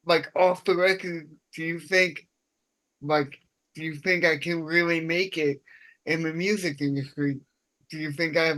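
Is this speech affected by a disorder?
Yes: cerebral palsy.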